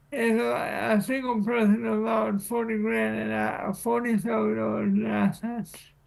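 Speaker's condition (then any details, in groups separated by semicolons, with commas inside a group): Cerebral palsy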